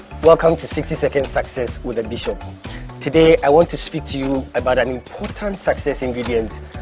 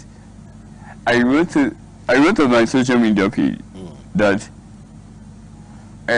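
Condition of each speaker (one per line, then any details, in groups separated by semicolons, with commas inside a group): No condition
Cerebral palsy; diagnosed in adulthood; past speech therapy, speech now quite clear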